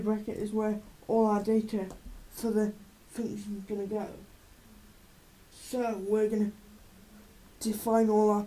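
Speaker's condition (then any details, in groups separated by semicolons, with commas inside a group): Cerebral palsy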